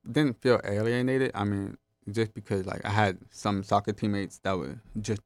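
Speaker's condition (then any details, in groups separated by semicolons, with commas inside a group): Hard of hearing, gentamicin-induced hearing loss; speech therapy due to hearing loss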